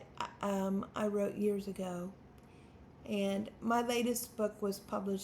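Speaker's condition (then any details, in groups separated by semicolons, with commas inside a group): Spastic quadriplegic cerebral palsy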